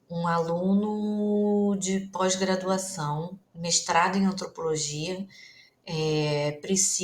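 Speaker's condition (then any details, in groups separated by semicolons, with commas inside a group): No condition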